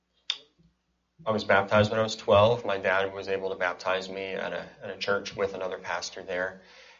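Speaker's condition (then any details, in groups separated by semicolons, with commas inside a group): Cleft palate and cleft lip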